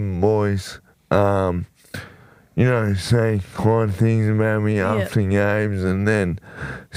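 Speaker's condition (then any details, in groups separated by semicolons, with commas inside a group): Motor neurone disease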